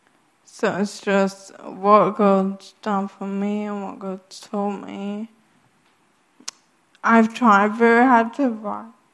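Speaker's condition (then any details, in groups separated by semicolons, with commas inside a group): Friedreich's ataxia; cannot speak if quiet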